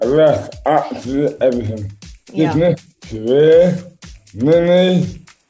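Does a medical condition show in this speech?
Yes: dystonia; speech affected, slurred speech as first symptom, hands later involuntarily affected.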